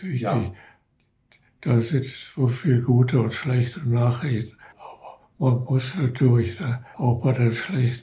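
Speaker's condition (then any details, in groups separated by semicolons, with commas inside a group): Parkinson's disease; ambulance called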